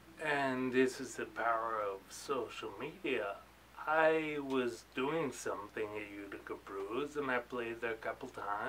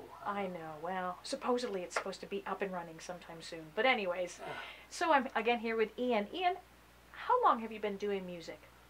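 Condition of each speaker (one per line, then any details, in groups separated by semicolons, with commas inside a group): Ataxia; late onset; moderately progressed; articulation effortful, swallowing coordination sometimes fails, more slurring when aroused
No condition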